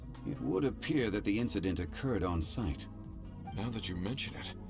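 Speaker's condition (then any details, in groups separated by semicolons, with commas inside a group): No condition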